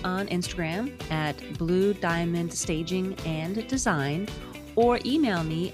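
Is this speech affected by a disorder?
No.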